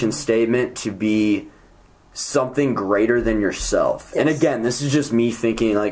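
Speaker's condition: No condition

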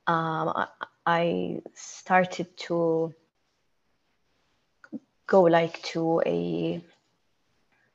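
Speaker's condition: Stammer; stammer since childhood, only one in family, expected to outgrow it, no support sought growing up; more fluent in second language english than native language, plans words ahead, often mistaken as shy; prolonged sounds, blocks

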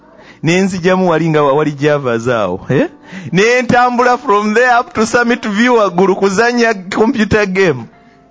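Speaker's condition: No condition

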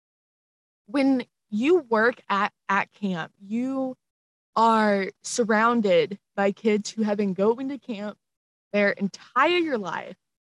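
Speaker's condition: Stuttering; bullied for it in the past; blocks, gets stuck, stutters ordering at drive-through, stutters badly on hard words like disaffiliation; repeated words, prolonged sounds

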